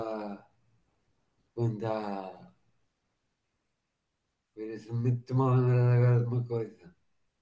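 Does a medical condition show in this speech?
Yes: machado-Joseph disease (sca3).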